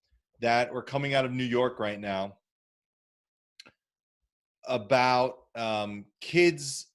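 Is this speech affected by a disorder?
No.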